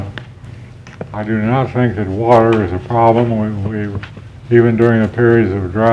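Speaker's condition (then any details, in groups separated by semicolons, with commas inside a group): Parkinson's; may be hard to understand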